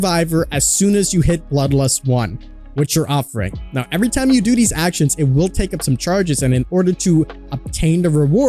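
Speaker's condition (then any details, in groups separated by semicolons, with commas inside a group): No condition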